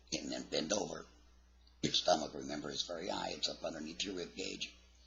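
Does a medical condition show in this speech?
Yes: laryngectomy; larynx removed, stoma breather, tracheoesophageal puncture, voice prosthesis, filter device; speaks by blocking stoma, silent laugh, altered swallowing.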